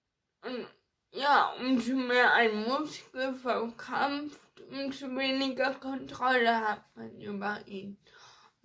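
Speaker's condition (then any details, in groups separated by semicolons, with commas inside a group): Ataxia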